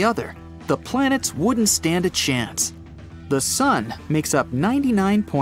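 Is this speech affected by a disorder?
No.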